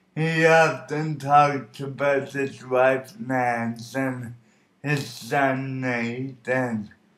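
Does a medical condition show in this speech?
Yes: cerebral palsy.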